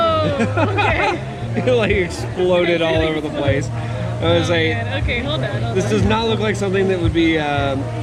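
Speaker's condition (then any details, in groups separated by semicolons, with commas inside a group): No condition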